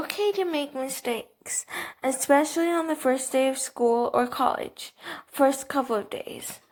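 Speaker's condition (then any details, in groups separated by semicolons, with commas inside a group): Cerebral palsy, athetoid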